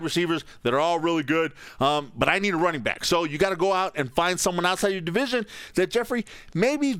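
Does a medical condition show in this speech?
No.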